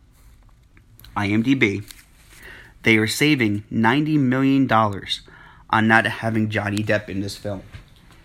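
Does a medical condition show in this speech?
No.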